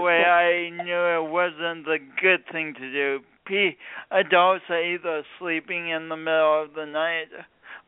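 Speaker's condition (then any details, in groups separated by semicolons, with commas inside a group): Speech impediment from birth injury; speech impediment sounding unlike a regional accent, not a Midwestern accent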